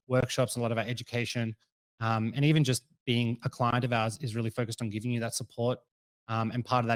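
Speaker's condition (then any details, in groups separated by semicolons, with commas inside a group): No condition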